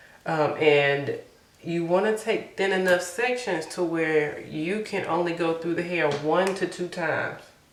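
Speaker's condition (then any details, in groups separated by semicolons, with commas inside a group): No condition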